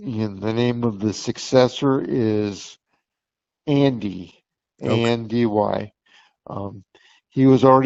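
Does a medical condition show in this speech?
Yes: cerebral palsy; since birth.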